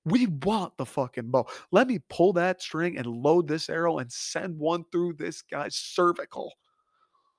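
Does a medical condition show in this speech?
No.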